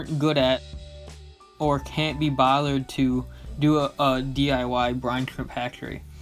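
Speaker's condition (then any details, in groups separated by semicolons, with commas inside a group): No condition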